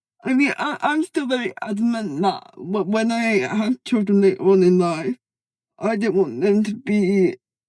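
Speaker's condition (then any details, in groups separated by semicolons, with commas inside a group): Cerebral palsy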